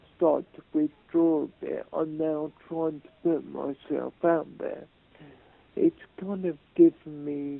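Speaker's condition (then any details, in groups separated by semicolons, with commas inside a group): Multiple sclerosis; voice much more restricted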